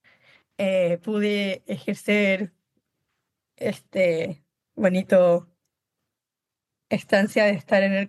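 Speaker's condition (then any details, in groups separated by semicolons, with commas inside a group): Down syndrome; congenital, since birth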